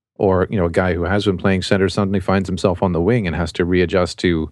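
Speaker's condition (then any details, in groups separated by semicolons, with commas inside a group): No condition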